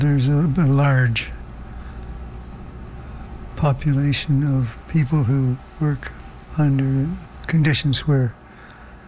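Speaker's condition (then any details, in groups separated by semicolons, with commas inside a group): Parkinson's disease; lost sense of smell, grew up on Ontario farm, possible rotenone pesticide exposure suspected but unproven; slow, harder to hear past couple weeks, word-finding difficulty, wrong words, loses thread, unfinished sentences, worse tired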